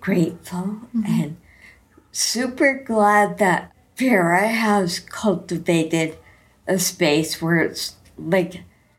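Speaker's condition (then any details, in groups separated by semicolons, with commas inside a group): Friedreich's ataxia; slurred speech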